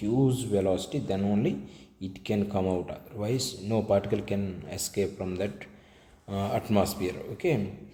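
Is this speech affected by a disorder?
No.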